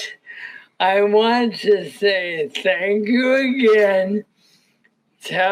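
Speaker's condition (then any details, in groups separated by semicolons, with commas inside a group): ALS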